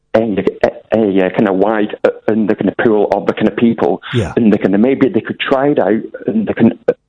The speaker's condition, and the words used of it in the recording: Stuttering. And then a perfect example is that obviously I have a stutter and I used to go to work in the speech therapy.